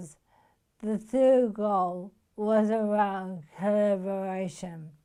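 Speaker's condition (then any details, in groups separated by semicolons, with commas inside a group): Motor neuron disease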